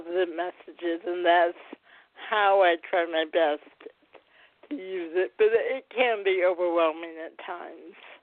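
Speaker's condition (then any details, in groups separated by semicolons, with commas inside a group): Cerebral palsy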